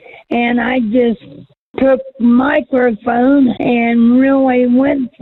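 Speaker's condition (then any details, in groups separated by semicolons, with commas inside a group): Cerebral palsy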